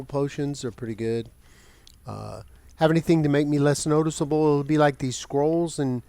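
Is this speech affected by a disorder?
No.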